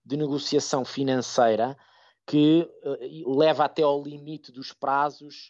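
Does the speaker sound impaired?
No.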